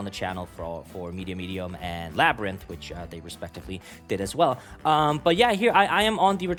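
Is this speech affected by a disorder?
No.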